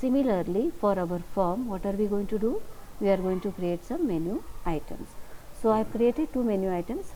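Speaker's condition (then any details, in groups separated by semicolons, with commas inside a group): No condition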